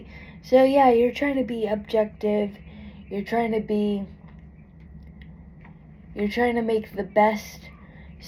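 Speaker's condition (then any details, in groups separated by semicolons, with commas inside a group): Cerebral palsy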